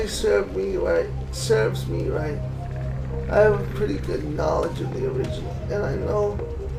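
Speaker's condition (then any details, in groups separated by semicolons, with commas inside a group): Cerebral palsy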